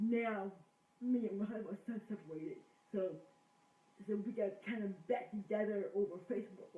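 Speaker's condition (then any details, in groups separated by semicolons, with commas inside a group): Cerebral palsy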